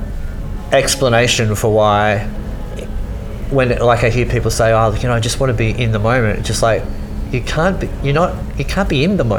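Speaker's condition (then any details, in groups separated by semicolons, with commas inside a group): Cleft lip and palate; congenital cleft lip and palate, repeated hospital stays and surgeries as a baby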